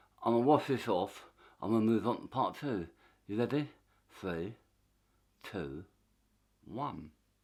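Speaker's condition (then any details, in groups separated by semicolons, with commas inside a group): Tongue cancer; half tongue removed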